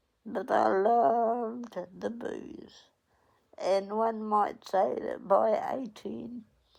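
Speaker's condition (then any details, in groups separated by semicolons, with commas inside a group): Cerebral palsy; onset at 8 days old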